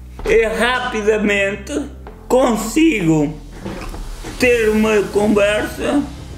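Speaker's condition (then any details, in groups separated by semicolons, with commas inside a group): Cerebral palsy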